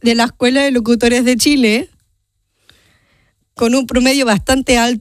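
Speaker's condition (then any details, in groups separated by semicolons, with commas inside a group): Down syndrome; genetic condition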